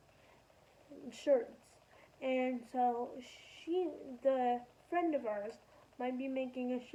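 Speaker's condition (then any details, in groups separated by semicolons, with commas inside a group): Spastic quadriplegic cerebral palsy; able to talk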